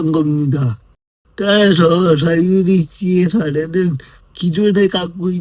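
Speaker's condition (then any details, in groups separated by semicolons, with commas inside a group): Brain lesion disability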